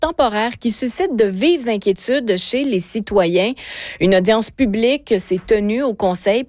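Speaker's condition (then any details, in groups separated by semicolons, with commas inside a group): No condition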